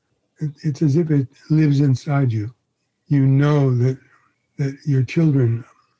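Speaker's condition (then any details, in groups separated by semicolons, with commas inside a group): Parkinson's disease; chief symptom torpor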